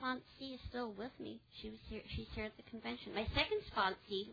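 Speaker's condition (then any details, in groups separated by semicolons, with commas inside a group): Cleft palate; congenital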